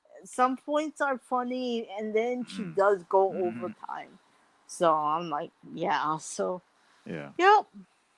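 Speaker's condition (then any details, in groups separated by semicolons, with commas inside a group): Mild cerebral palsy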